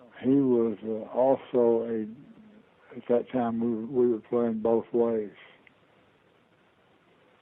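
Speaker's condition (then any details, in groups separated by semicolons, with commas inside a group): Parkinson's disease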